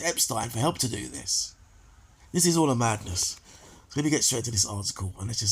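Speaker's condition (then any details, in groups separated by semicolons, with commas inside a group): No condition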